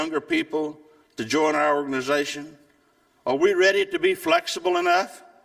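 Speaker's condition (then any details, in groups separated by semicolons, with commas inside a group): No condition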